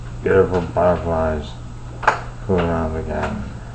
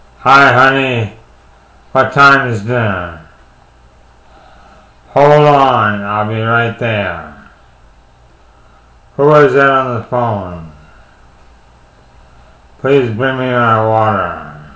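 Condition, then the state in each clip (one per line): Parkinson's disease, post-DBS
Beginning of speech therapy, no masking
After one month of therapy, with auditory masking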